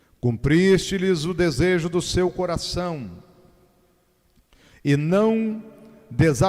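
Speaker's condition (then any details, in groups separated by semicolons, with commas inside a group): No condition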